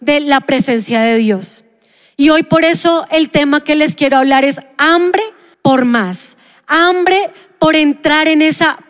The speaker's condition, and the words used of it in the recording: None; typical speech.